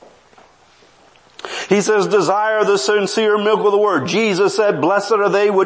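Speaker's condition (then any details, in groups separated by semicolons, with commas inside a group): No condition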